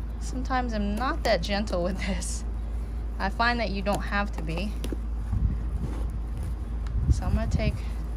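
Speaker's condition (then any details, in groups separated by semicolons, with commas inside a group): No condition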